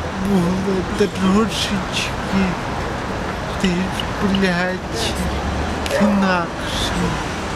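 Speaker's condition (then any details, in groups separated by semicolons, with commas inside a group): Cerebral palsy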